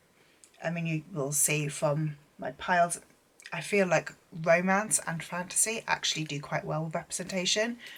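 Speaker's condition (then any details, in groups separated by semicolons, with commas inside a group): No condition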